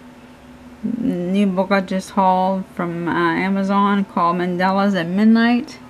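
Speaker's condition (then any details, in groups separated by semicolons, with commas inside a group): Cerebral palsy; hands affected, shaking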